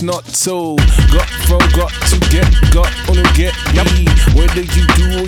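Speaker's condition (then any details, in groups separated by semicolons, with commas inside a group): No condition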